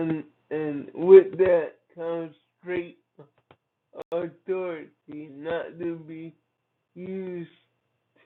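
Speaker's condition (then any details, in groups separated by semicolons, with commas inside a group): Cerebral palsy; from birth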